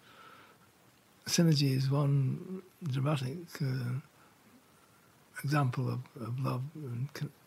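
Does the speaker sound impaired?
Yes: Parkinson's; diagnosed about 4 years ago.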